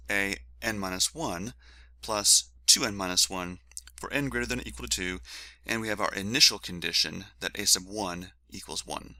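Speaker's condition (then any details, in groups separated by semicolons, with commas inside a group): No condition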